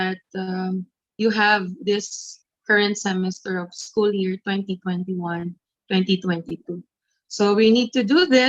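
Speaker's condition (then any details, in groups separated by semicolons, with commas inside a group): No condition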